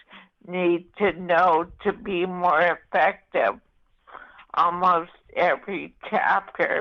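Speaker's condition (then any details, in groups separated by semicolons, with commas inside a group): ALS; voice affected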